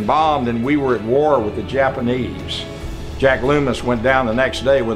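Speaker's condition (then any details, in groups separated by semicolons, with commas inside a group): No condition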